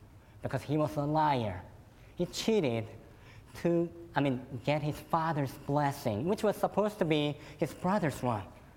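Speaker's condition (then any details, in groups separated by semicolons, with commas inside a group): Cleft lip and palate; fed formula and cow milk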